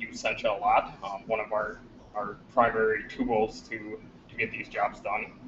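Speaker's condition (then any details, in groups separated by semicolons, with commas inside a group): No condition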